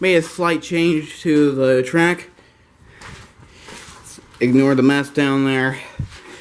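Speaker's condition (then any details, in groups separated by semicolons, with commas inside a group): No condition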